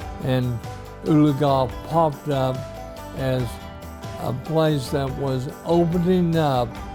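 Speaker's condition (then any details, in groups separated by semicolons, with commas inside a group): ALS; few months since diagnosis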